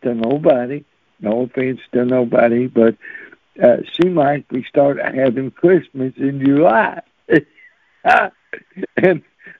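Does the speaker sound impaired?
Yes: cerebral palsy; since birth.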